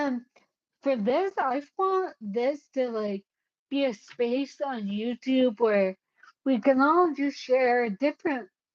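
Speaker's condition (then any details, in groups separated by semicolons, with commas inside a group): Cerebellar ataxia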